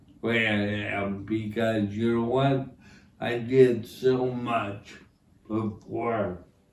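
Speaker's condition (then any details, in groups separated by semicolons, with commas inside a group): Traumatic brain injury (pontine cavernoma)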